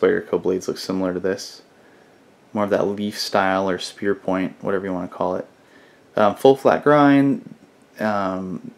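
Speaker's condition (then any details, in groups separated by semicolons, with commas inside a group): No condition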